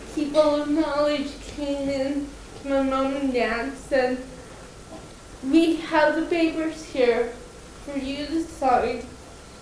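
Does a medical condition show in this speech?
Yes: cerebral palsy, mild.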